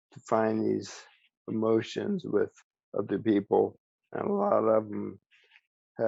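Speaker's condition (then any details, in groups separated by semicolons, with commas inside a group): ALS; speech still preserved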